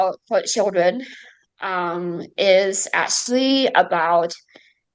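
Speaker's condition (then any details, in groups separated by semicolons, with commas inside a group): Cerebral palsy, mild; speech affected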